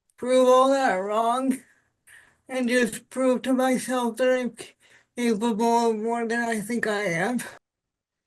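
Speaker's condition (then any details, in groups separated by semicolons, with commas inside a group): Cerebral palsy; all four limbs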